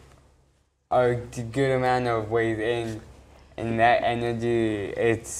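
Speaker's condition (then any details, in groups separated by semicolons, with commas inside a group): Cerebral palsy; diagnosed at age 3, age 19, walks after therapy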